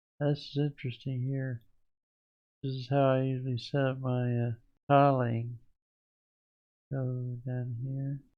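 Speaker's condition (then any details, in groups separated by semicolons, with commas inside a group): Parkinson's disease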